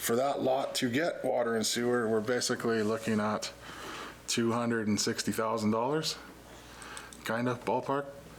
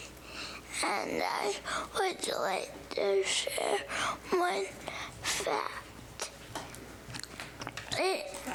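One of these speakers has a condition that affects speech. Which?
The second: cerebral palsy.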